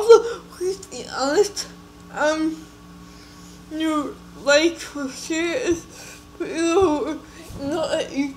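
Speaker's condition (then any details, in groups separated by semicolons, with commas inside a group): Cerebral palsy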